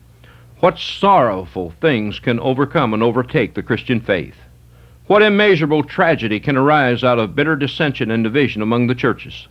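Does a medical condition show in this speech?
No.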